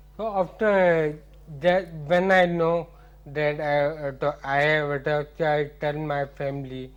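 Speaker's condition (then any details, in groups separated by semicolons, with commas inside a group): Ataxia; speech difficulty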